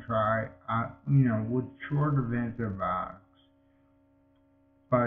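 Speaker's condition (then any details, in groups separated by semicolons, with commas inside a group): Multiple sclerosis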